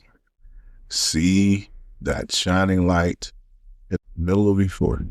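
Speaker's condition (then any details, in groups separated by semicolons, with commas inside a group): No condition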